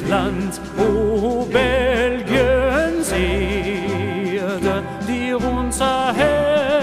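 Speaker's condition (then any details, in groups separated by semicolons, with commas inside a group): No condition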